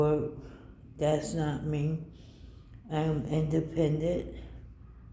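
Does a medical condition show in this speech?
Yes: ALS.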